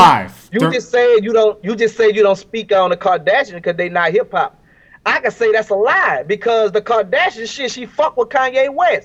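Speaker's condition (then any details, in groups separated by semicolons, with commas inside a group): No condition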